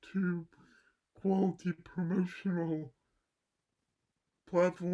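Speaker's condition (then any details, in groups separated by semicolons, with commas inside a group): Cerebral palsy; mild left side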